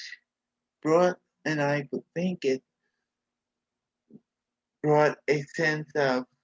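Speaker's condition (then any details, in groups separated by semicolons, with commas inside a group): Cerebral palsy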